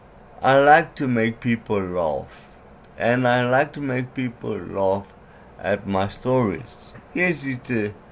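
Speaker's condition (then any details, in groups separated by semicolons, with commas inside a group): Cerebral palsy; trouble formulating words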